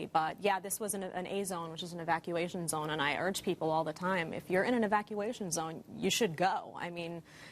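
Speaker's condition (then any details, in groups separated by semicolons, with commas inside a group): No condition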